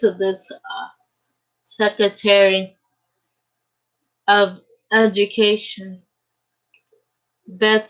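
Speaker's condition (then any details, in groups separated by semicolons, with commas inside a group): Cerebral palsy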